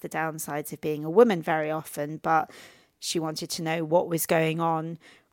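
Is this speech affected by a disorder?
No.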